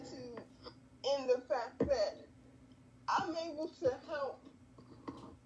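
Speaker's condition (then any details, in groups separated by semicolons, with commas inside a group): Quadriplegic cerebral palsy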